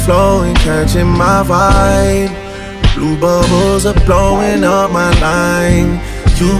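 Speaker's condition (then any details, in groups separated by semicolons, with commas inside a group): No condition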